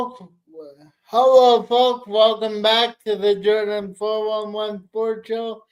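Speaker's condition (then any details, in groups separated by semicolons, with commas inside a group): Cerebral palsy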